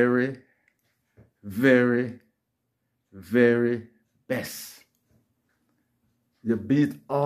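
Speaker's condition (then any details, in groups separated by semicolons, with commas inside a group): No condition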